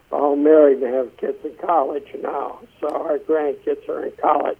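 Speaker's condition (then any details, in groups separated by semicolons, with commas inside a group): Essential tremor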